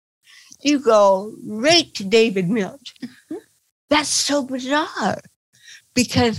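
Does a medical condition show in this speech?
Yes: cerebral palsy; titanium neck limiting looking up, involuntary movements, chronic pain, past Botox dependence, past painkiller addiction.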